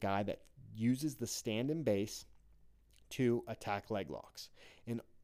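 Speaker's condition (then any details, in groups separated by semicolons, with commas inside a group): No condition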